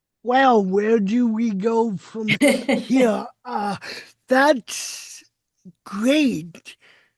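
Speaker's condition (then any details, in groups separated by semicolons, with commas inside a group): Cerebral palsy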